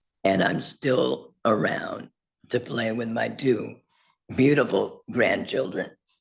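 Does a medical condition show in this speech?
Yes: laryngectomy; several years post surgery.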